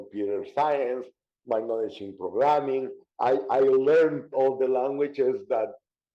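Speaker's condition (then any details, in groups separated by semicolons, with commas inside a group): Cerebral palsy; diagnosed in childhood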